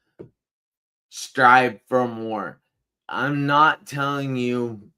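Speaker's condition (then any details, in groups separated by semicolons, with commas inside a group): Traumatic brain injury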